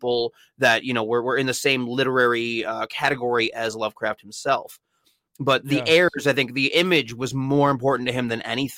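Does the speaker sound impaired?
No.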